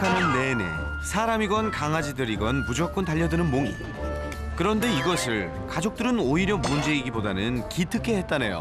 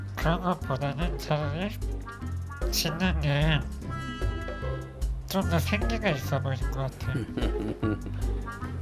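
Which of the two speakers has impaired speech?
The second: ALS (Lou Gehrig's disease); whole-body paralysis, leg onset; 7 years since onset, bedbound, 24-hour care, intermittent respirator; breathing difficulty, eats in portions with respirator, short breath.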